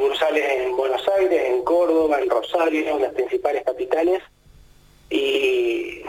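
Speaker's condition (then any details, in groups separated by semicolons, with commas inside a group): No condition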